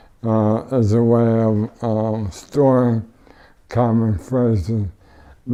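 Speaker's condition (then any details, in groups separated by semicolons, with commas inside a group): ALS; first symptom about a year before diagnosis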